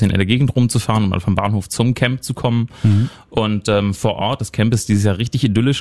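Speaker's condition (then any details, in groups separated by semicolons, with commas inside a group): No condition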